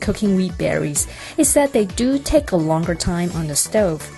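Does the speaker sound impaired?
No.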